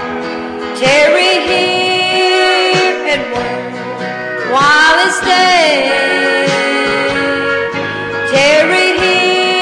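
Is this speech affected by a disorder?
No.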